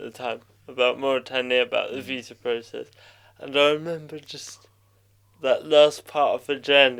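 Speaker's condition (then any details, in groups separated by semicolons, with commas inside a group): Cerebral palsy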